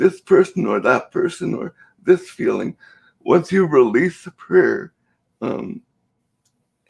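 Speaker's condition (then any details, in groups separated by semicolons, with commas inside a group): Cerebral palsy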